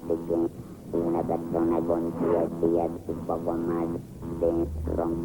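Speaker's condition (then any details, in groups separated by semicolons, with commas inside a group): Laryngectomy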